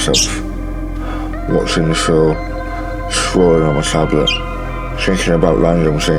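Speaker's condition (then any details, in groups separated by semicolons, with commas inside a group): Stage 4 tongue cancer; voice changed since operation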